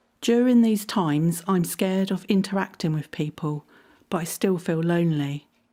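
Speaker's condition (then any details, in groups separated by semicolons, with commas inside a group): No condition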